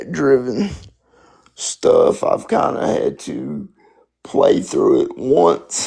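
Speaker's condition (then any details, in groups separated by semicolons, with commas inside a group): Spastic quadriplegic cerebral palsy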